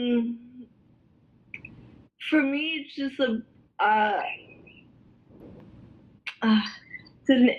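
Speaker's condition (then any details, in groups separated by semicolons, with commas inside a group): Cerebral palsy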